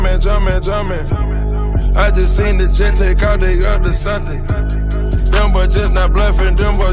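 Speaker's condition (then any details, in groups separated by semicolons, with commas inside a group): No condition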